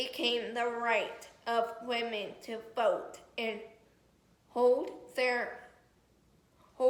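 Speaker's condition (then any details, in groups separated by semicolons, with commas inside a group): Cerebral palsy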